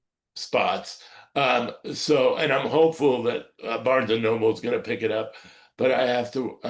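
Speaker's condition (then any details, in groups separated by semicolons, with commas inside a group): Cerebral palsy; quadriplegic, all four limbs affected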